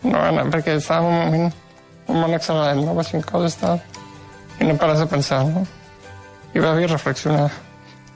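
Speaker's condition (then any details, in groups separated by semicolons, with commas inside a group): Duchenne muscular dystrophy; colds or bronchitis cause suffocation crises treated with morphine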